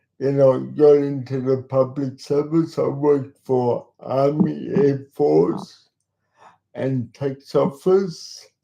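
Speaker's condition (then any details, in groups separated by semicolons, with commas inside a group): Cerebral palsy; talks slowly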